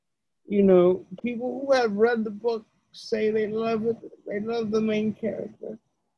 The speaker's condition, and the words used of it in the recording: Cerebral palsy. So our voices are very erratic. It goes high and it goes low, goes all over the place.